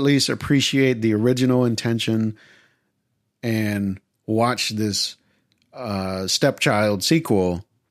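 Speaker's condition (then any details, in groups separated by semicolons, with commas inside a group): No condition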